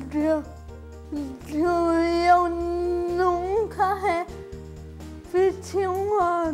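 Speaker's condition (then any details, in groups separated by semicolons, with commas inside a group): Cerebral palsy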